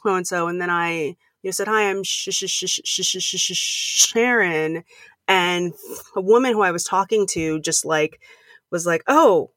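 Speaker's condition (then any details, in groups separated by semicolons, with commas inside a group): Stuttering; lifelong stutter since grade school, past speech therapy, public speaking since 2014 as fear exposure; comfortable speaking publicly while stuttering, still concerned about stuttering on conference calls; trouble saying own name, avoided phone calls and talking, speaks freely while stuttering; repeated sounds, prolonged sounds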